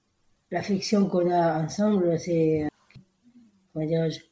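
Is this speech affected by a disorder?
Yes: Down syndrome; congenital.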